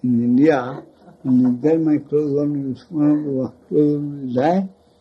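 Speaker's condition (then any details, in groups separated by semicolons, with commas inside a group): Speech loss after head injury; speech feels heavy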